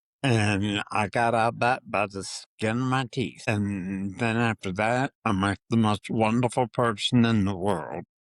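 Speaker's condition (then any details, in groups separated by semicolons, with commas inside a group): Parkinson's disease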